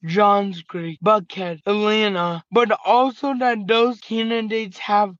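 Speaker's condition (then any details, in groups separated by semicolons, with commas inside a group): Cerebral palsy, mild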